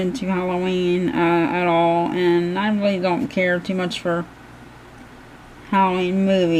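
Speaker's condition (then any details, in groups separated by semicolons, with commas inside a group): Cerebral palsy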